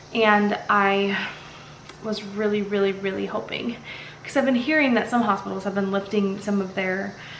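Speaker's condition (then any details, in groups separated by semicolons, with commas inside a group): No condition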